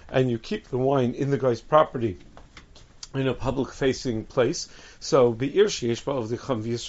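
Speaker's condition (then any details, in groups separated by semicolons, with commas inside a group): No condition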